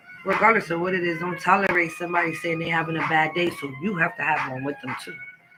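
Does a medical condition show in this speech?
No.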